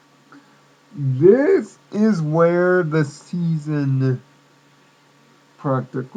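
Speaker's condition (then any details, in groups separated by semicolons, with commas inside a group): Cerebral palsy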